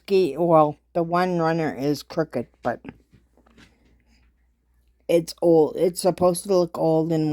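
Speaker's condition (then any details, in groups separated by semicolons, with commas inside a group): Cerebral palsy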